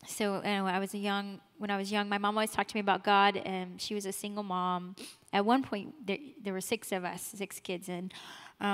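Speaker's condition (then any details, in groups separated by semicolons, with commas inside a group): No condition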